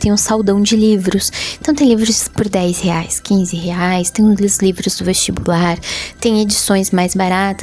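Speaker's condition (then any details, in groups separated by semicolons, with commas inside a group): No condition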